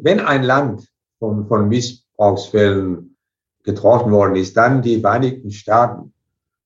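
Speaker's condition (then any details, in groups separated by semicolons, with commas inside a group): No condition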